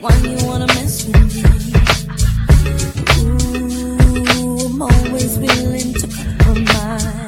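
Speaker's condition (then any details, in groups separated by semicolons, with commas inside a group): No condition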